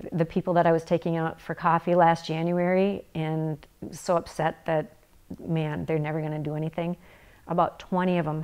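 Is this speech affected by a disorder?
No.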